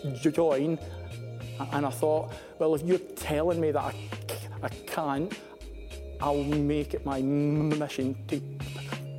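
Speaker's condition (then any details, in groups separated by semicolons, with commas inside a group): Stammer; stammer since at least young infantry recruit age, noticed by recruiting sergeant; stammer noticeable to listeners; repeated sounds, repeated words, prolonged sounds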